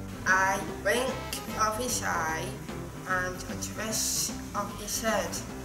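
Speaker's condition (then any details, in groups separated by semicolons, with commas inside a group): No condition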